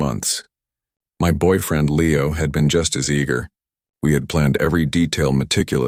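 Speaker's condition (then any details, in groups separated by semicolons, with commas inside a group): No condition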